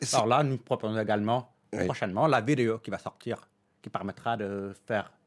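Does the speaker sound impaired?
Yes: deafness; between deaf and hard of hearing.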